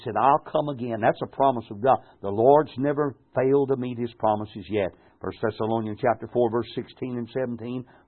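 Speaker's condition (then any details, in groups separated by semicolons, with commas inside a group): No condition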